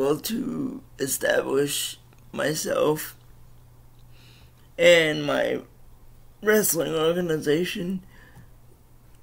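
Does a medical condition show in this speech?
Yes: cerebral palsy.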